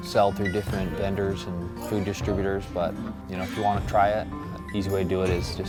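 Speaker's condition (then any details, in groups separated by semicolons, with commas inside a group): No condition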